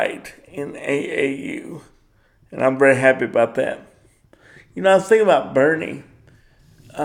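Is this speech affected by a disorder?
Yes: cerebral palsy; power wheelchair.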